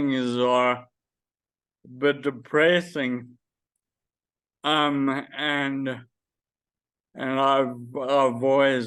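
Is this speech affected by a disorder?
Yes: Friedreich's ataxia; does voice exercises.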